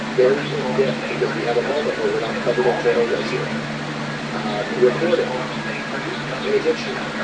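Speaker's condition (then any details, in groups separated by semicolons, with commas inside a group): No condition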